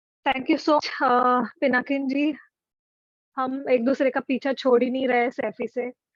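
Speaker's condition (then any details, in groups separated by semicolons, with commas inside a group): No condition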